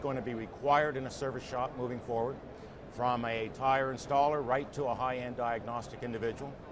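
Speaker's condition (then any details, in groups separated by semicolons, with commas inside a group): No condition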